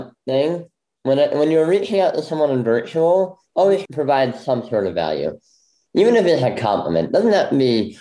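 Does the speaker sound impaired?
Yes: bilateral cleft lip; congenital bilateral.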